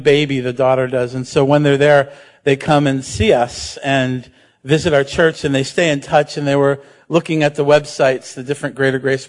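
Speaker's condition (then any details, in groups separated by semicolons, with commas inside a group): No condition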